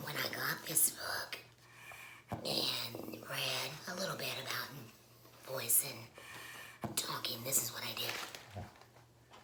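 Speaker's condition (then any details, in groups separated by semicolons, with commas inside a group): Laryngectomy; laryngectomy, tracheoesophageal puncture, radiation; speaks with tracheoesophageal puncture; air through puncture vibrates throat, electrolarynx difficult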